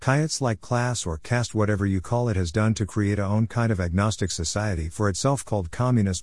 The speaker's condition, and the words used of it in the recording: No condition.